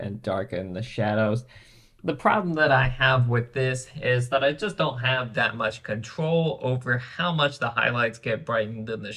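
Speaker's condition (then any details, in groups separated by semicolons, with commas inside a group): No condition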